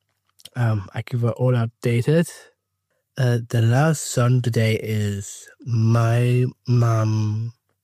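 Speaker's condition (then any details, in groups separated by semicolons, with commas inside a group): Down syndrome; age 21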